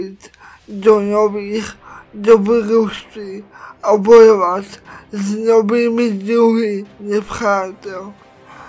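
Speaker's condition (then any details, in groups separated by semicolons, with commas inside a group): Cerebral palsy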